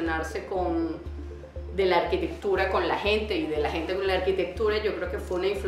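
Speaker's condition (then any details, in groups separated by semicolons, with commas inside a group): No condition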